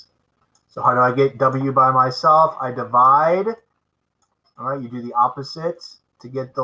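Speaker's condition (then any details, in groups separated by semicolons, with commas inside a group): No condition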